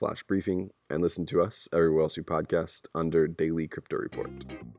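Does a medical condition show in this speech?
No.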